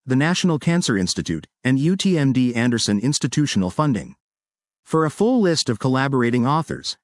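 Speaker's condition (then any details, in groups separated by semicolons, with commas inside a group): No condition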